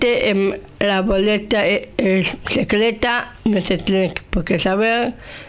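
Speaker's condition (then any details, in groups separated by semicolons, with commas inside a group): Down syndrome; age 35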